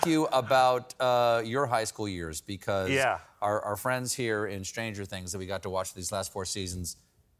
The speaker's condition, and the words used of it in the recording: None; typical speech.